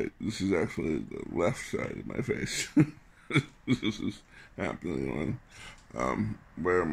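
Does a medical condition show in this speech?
Yes: glossectomy with reconstructed tongue.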